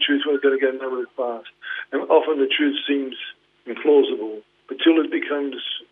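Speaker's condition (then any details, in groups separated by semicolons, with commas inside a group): Parkinson's; diagnosed 2019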